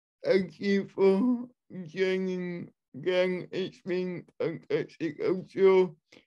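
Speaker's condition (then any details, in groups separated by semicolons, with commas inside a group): Cerebral palsy, spastic and dyskinetic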